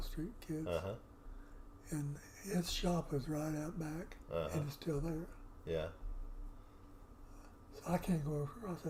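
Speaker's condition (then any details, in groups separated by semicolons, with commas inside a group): Parkinson's; affects voice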